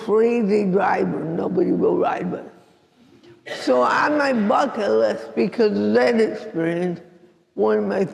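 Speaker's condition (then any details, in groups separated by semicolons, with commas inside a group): Cerebral palsy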